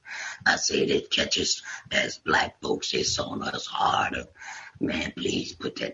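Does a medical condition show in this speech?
Yes: laryngectomy; total laryngectomy for tumor by voice box, after failed six weeks chemo and radiation; voice prosthesis with hands-free device held by patch, still learning device, ongoing speech therapy; voice deeper and raspy before diagnosis, only one or two words after surgery, improving with therapy.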